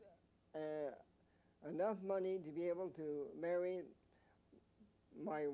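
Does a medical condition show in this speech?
Yes: mild cerebral palsy; mild, affects coordination, intellectual or developmental disability.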